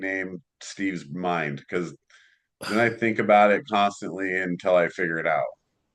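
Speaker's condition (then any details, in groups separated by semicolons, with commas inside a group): No condition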